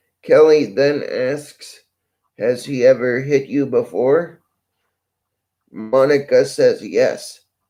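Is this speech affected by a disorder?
Yes: cerebral palsy.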